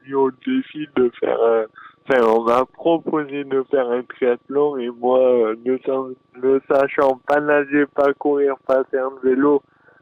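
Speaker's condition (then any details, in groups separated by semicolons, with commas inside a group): Dystonia; present since birth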